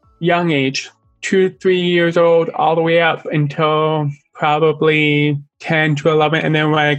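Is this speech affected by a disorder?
Yes: deafness; born deaf both ears, implant at 13, speech therapy ages 2-3 to 10-11, redone after implant; struggles with speaking, no full sentences until age five, sign language learned later, still has accent.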